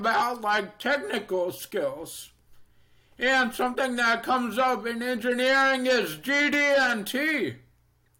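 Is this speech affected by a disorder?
Yes: deafness, Neurofibromatosis Type 2.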